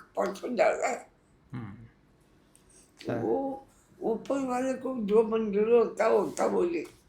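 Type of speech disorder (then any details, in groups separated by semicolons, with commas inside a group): Speech after partial glossectomy; tongue cancer surgery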